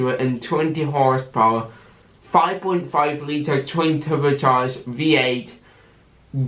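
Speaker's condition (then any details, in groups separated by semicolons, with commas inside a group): Cerebral palsy with stammer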